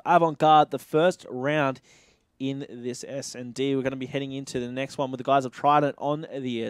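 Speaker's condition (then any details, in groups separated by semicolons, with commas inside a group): No condition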